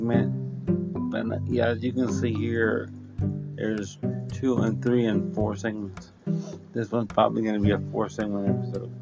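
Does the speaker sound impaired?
Yes: cerebral palsy.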